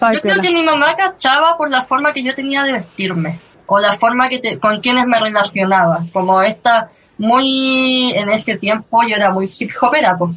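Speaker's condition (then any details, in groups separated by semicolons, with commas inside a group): Cleft lip and palate; since early childhood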